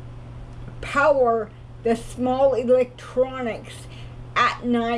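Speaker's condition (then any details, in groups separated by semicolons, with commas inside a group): Cerebral palsy; cannot walk, crawls to get around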